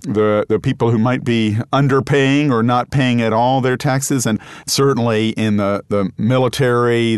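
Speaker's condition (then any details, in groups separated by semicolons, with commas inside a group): No condition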